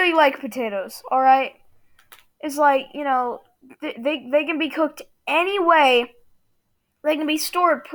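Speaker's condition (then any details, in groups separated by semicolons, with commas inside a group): No condition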